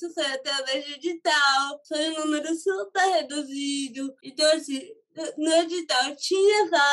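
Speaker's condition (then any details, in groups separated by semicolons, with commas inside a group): Cerebral palsy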